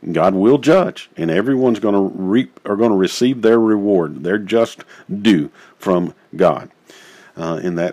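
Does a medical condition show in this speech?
No.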